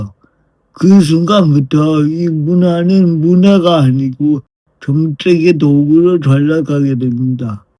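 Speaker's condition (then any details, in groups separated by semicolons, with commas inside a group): Brain lesion disability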